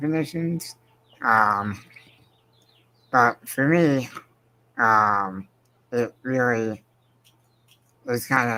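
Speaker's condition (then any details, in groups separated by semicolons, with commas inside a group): Spinal muscular atrophy; progressive, wheelchair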